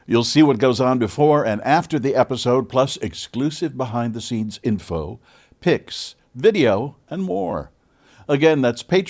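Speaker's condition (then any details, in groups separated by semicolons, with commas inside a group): No condition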